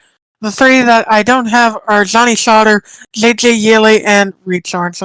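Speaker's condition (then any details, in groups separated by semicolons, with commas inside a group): No condition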